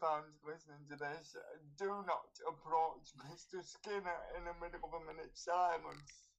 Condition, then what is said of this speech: Cerebral palsy. And to an extent, it can look to people as though I'm in pain when I'm speaking.